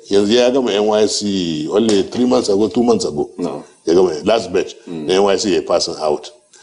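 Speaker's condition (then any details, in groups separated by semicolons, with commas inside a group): No condition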